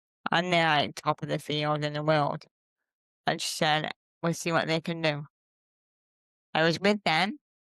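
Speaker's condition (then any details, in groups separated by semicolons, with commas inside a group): Cerebral palsy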